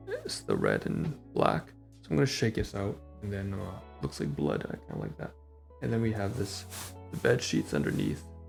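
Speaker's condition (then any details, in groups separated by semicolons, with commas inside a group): No condition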